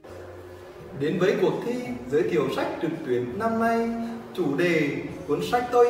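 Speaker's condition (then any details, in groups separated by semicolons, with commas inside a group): No condition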